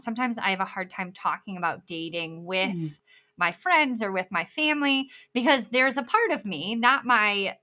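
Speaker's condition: Bilateral cleft lip and palate

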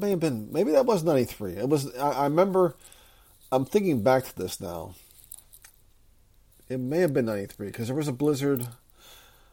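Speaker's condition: No condition

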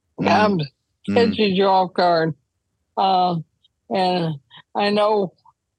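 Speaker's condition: ALS; wheelchair use when traveling

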